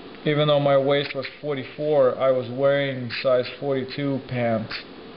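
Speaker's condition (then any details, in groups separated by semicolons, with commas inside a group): No condition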